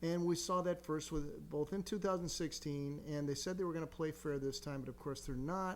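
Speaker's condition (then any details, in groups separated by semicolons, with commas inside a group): No condition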